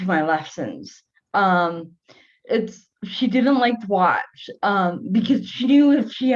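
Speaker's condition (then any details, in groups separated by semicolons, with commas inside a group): Cerebral palsy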